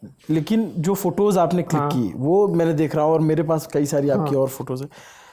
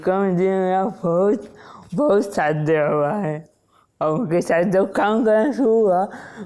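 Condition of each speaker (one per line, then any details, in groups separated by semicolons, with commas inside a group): No condition
Wilson's disease; onset at age 16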